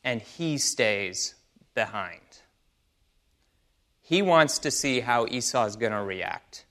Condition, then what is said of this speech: No condition.